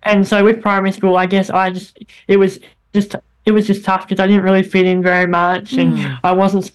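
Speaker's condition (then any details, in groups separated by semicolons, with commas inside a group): Bilateral cleft lip and palate; hip bone graft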